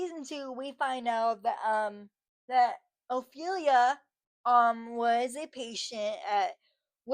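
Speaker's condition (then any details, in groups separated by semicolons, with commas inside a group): Cerebral palsy, spastic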